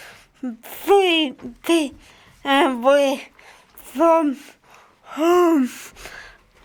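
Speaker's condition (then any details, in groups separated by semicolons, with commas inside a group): Cerebral palsy; from birth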